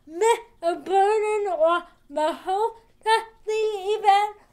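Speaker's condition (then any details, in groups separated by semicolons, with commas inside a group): Cerebral palsy, spastic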